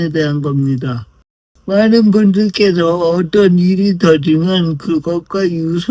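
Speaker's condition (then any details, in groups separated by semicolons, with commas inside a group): Brain lesion disability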